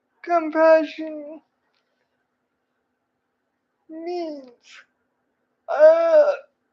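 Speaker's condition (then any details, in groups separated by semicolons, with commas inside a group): Cerebral palsy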